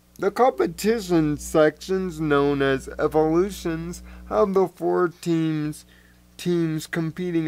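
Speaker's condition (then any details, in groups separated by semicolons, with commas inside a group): Cerebral palsy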